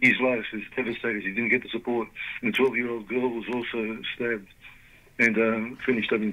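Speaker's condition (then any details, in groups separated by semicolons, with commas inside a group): Parkinson's disease; limited capacity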